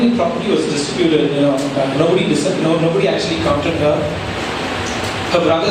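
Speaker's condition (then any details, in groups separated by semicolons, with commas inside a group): No condition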